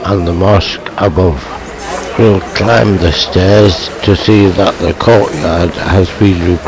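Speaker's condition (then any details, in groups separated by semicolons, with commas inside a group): Motor neuron disease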